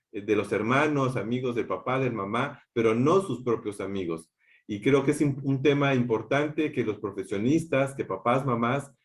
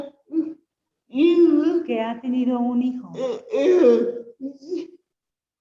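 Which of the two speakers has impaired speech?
The second: cerebral palsy; since birth.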